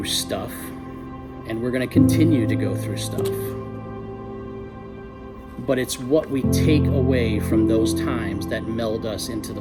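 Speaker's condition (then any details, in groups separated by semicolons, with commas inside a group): No condition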